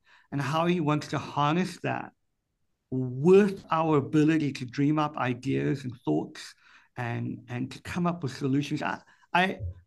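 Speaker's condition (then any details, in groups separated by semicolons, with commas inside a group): Cleft palate; speech impediment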